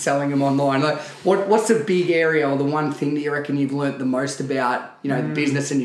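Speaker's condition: No condition

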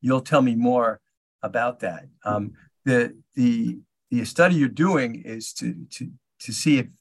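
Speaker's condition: Stuttering; covert, brother stuttered until age 5 or 6, hid stutter lifetime, avoided talking, worked on confidence; rather severe through grade school and high school, managed, anticipation and nervousness bring on disfluency; repeated words

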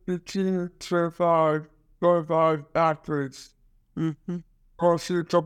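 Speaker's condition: Down syndrome; way of speaking noticed by listeners, shapes their perceptions

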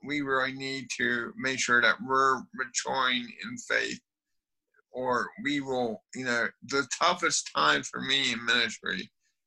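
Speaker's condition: Cerebral palsy; cerebral palsy since birth

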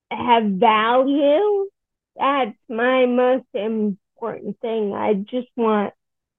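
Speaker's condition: Friedreich's ataxia; speech and swallowing issues, unclear whether from Friedreich's ataxia or multiple sclerosis

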